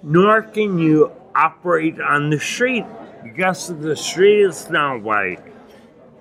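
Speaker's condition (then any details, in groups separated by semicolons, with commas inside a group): Acquired ataxia with dysarthria, acquired; Lance-Adams syndrome; brain damage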